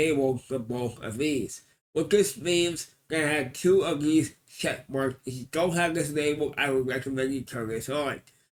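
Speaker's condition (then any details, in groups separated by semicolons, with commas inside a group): Cerebral palsy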